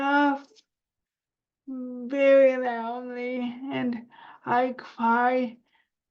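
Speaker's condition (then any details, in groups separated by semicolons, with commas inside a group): Cerebral palsy; spasticity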